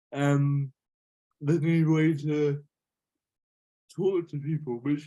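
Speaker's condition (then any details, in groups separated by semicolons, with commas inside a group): Cerebral palsy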